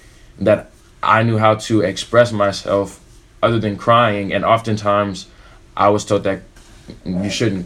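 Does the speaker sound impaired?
Yes: stutter; stutter since childhood, really bad when growing up; peers laughed and asked why speaks this way; here blocks.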